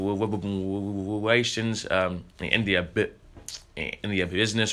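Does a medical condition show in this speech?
Yes: stuttering; stutter since early childhood, present in pre-k at Edna Row Elementary, formerly used a click sound; gotten better over the years, high school freshman, theater and musicals built speaking confidence; pauses and gets stuck, easier when rehearsed or singing, still stutters on stage; here repeated sounds, prolonged sounds, blocks.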